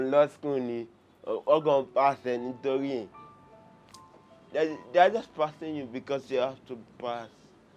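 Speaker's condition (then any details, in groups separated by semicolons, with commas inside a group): Cerebral palsy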